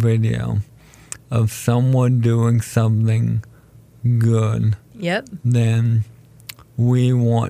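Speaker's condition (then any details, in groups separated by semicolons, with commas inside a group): ALS; told condition is terminal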